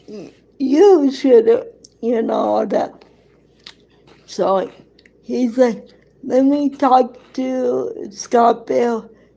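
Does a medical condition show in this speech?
Yes: cerebral palsy; present from birth.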